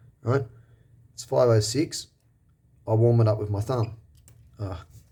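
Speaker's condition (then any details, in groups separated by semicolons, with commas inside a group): No condition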